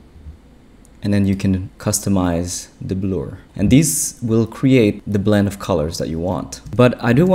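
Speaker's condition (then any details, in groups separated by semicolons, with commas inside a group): No condition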